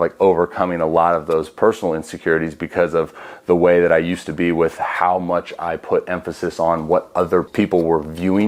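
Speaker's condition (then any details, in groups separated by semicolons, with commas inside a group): No condition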